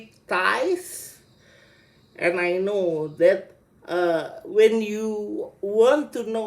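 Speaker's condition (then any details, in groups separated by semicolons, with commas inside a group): Cerebral palsy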